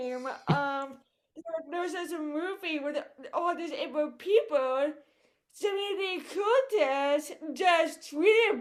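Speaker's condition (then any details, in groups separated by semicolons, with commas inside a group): Cerebral palsy; voice affected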